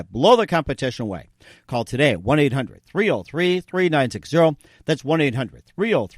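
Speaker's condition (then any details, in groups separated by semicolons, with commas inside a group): No condition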